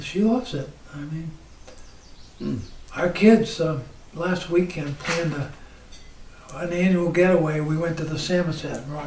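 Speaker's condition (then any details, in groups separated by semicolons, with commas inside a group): ALS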